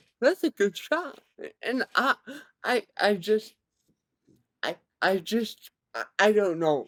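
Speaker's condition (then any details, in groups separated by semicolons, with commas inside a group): Cerebral palsy, severe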